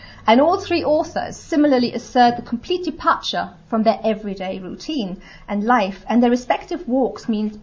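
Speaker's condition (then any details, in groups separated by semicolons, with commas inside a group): No condition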